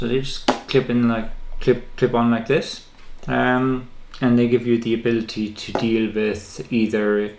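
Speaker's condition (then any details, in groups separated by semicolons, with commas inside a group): No condition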